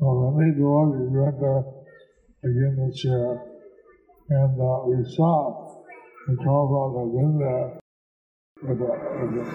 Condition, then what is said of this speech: Stroke. That way, those who are not used to hearing me speak can understand.